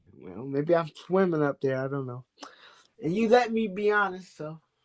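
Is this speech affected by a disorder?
Yes: cerebral palsy.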